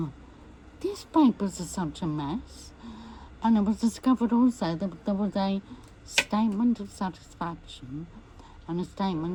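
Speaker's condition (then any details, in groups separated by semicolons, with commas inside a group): MND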